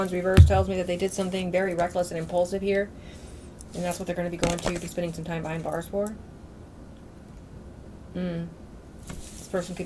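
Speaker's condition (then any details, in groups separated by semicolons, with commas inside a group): No condition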